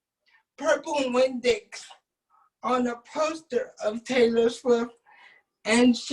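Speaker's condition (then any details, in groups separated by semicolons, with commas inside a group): Cerebral palsy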